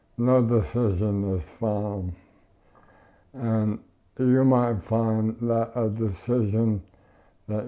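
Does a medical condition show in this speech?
Yes: ALS; tracheotomy, ventilator, wheelchair.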